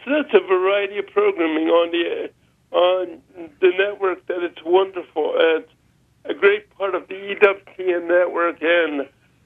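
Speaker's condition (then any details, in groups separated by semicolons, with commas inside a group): Spastic cerebral palsy; lifelong wheelchair use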